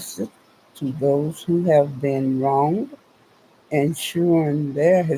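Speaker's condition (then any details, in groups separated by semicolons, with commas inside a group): Spinal neurosarcoidosis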